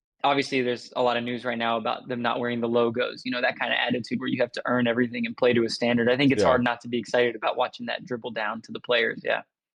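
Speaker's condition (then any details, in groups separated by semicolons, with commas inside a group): No condition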